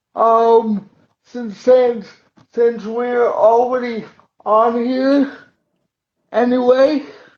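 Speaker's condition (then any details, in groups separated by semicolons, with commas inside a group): Cerebral palsy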